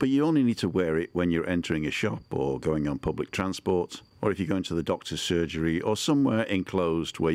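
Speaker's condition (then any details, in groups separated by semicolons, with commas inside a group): No condition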